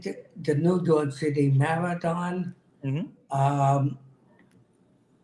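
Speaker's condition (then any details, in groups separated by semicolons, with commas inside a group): Cerebral palsy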